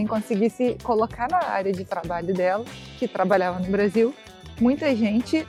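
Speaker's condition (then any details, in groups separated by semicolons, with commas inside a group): No condition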